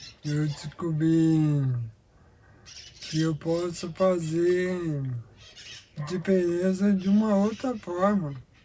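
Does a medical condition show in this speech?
Yes: amyotrophic lateral sclerosis.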